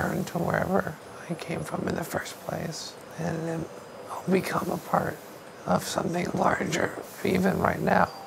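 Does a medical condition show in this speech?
Yes: ALS; young man, hospital bed.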